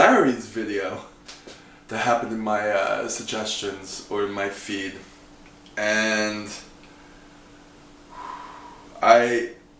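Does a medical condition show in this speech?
No.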